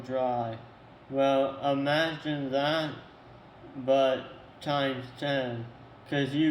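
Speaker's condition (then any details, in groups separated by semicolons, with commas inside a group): Tongue cancer surgery; stage 3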